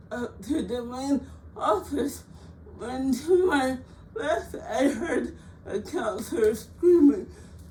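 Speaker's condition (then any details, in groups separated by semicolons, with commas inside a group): Cerebral palsy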